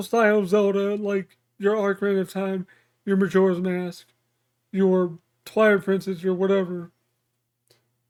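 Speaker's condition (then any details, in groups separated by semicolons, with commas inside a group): Cerebral palsy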